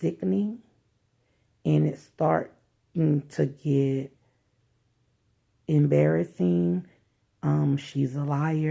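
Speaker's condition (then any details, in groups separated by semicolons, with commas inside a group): No condition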